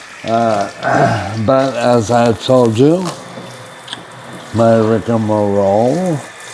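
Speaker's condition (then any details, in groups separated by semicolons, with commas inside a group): Brain injury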